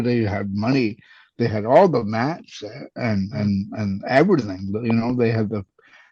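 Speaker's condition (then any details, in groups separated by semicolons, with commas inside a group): Cerebral palsy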